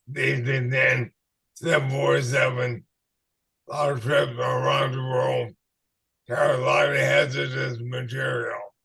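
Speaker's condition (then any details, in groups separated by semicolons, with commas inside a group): ALS/MND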